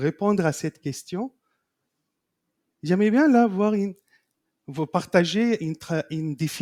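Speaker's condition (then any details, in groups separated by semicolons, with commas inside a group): No condition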